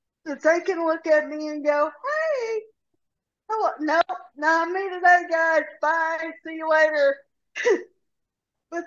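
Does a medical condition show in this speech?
Yes: cerebral palsy; from birth, instability causing trips, severe rotator cuff tear, formerly monthly falls needing engine 6 lift assists; steel mace and steel club training, walking while pushing grocery cart.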